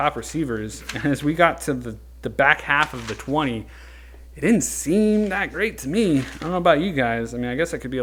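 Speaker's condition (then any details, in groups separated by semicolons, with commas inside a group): No condition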